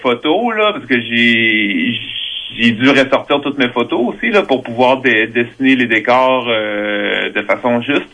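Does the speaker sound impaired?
Yes: stuttering; acceptance of stutter an ongoing process; stutter openly disclosed, no longer hidden in media interviews, less stress about it; formerly stressed in media interviews from fear of stuttering; here repeated sounds, prolonged sounds.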